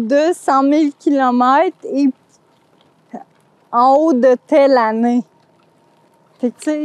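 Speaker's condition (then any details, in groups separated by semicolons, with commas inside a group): Friedreich's ataxia; cerebellar, poor balance and coordination, spasms, scoliosis surgery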